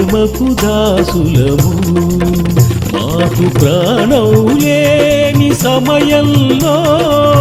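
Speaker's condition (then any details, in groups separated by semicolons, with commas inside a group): No condition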